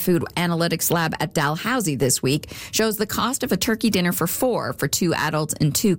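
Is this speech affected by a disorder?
No.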